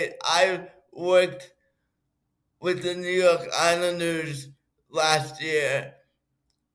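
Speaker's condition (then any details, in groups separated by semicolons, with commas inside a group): Cerebral palsy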